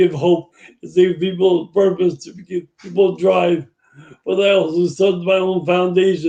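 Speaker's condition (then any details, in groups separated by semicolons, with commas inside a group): Brain injury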